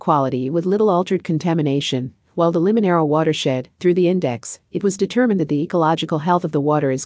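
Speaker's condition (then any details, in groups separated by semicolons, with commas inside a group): No condition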